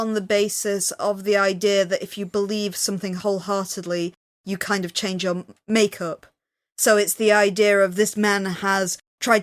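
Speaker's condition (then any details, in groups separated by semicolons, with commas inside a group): No condition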